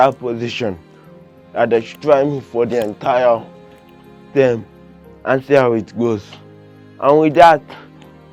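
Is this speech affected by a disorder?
Yes: cerebral palsy, severe.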